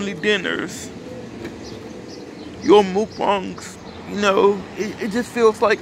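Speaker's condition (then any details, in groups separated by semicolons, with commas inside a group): Cerebral palsy; speech is not the best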